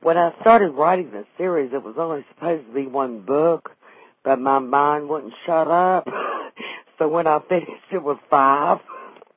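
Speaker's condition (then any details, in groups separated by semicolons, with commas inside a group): Vocal cord paralysis after stroke; wheelchair user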